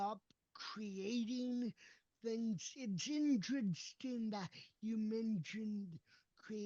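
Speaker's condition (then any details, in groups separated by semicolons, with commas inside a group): Cerebral palsy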